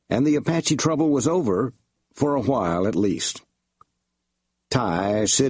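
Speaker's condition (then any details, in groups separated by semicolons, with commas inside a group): No condition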